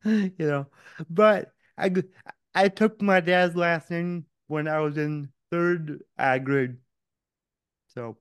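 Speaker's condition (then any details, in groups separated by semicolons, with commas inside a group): Cerebral palsy; revived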